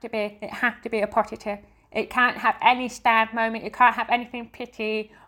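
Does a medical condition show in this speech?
Yes: deafness; dances by counting and following partner Giovanni's lead, not the music.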